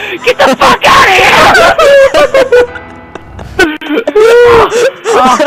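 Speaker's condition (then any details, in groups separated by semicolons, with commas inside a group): No condition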